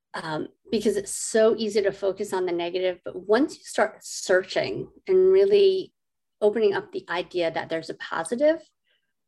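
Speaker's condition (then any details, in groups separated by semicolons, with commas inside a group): Cleft lip and palate; congenital cleft lip and palate, 25 surgeries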